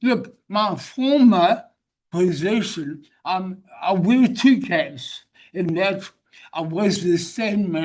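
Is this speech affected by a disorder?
Yes: brain injury; wheelchair user; practising walking.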